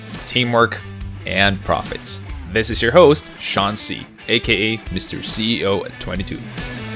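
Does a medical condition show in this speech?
No.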